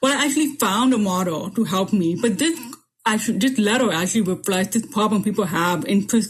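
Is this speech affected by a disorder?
Yes: profound deafness; 98% hearing loss, grew up with hearing aids, cochlear implant candidate; uses hearing aids, lip reads, closed captioning on screen during this virtual talk; speaks well per others, about 10 years of speech therapy, makes sense of auditory cues.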